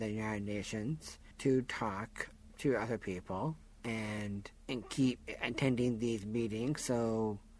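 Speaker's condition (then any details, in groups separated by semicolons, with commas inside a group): Down syndrome; disability since childhood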